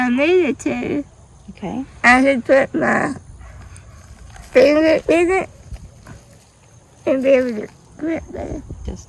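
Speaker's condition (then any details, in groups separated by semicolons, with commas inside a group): Spinal muscular atrophy type 2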